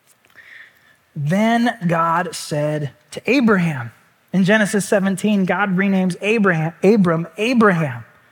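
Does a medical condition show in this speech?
No.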